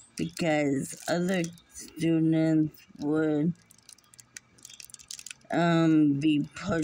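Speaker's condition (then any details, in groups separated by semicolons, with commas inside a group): Muscular dystrophy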